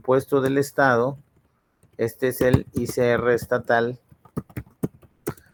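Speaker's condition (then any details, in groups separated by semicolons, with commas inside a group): No condition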